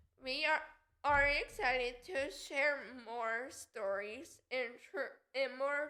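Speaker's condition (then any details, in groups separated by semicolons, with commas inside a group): Cerebral palsy; affects muscles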